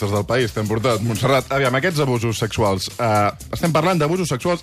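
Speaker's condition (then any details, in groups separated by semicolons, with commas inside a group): No condition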